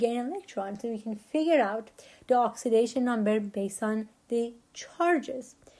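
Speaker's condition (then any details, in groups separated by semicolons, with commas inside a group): No condition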